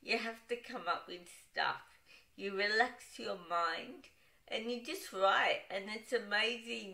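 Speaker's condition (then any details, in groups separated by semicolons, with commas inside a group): Cerebral palsy, dystonic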